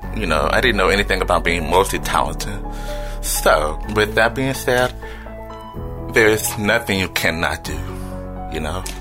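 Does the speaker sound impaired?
Yes: hearing loss with cochlear implant; articulates words very clearly, plans words and grammar, speech therapy from first grade, special therapy post-implant.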